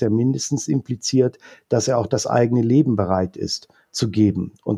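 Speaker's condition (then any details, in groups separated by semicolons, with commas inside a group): No condition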